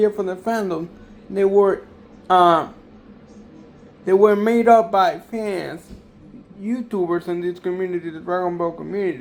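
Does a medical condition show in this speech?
Yes: cerebral palsy.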